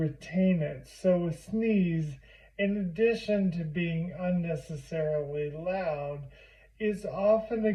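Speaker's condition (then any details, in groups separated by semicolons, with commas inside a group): Primary lateral sclerosis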